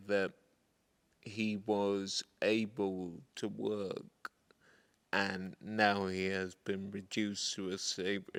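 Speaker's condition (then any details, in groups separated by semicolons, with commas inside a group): Multiple sclerosis, progressive; developing over recent years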